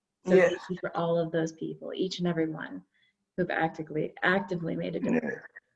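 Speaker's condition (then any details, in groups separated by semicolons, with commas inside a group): No condition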